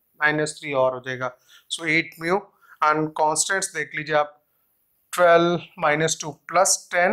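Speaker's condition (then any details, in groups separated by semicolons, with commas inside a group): No condition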